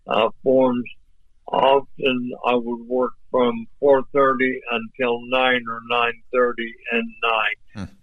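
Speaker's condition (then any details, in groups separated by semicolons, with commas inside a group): ALS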